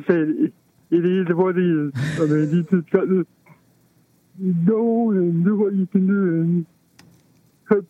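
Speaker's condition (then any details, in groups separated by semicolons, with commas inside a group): Cerebral palsy; balance and posture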